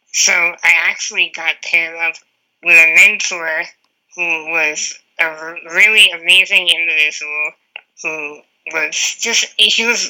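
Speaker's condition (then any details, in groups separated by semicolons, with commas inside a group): Spinal muscular atrophy; wheelchair user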